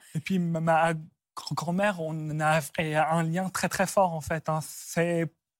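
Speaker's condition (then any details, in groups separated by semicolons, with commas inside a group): Stuttering; onset at about age 4 after grandmother's throat cancer, fluent before, once misdiagnosed as Gilles de la Tourette; no attempts to control stuttering; part-word and word repetitions, frequent euh fillers; repeated sounds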